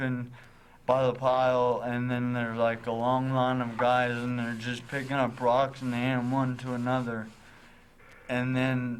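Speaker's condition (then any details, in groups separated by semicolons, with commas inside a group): Traumatic brain injury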